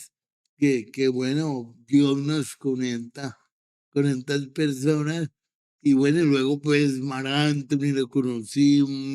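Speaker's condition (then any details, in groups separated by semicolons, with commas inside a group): Cerebral palsy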